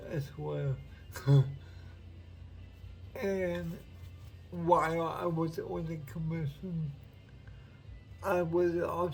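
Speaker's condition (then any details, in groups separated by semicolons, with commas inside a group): Cerebral palsy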